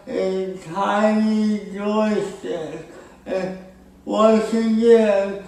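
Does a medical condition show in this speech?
Yes: speech impairment after birth surgery.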